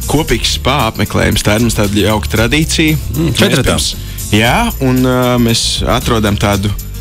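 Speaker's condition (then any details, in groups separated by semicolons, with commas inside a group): No condition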